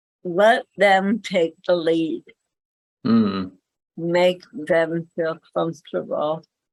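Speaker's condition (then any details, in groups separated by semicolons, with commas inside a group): Cerebral palsy; speaks better than types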